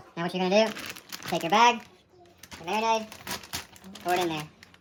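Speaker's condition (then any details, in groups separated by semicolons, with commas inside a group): No condition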